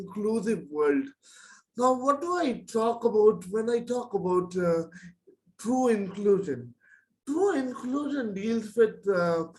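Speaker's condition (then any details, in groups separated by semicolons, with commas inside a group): Cerebral palsy; present from birth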